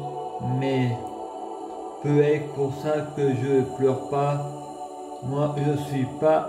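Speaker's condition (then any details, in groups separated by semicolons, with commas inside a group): Multiple sclerosis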